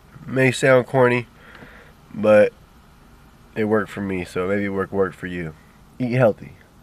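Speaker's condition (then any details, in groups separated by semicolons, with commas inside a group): No condition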